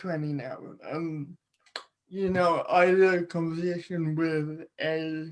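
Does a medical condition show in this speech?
Yes: cerebral palsy.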